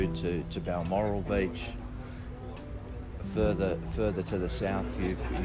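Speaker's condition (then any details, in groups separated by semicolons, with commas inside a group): No condition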